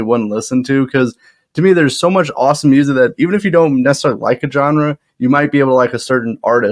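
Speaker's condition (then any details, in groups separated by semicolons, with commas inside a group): No condition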